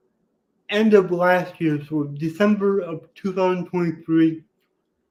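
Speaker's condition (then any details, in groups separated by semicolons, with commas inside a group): Cerebral palsy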